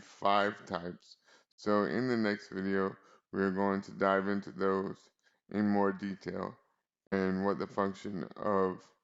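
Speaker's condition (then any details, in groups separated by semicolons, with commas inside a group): Cerebral palsy; spastic quadriplegia, relies on caregivers; 46 years old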